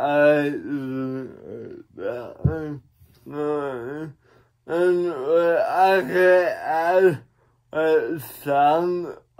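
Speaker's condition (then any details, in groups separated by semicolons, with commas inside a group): Cerebral palsy; one hand affected; atypical speech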